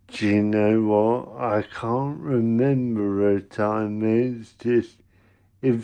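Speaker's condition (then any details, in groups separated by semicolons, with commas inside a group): Cerebral palsy; congenital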